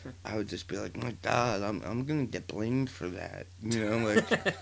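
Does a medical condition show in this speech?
Yes: partial glossectomy for tongue cancer; stage 3, 40% of right side of tongue removed, tracheotomy, neck lymph node spread, recurrence.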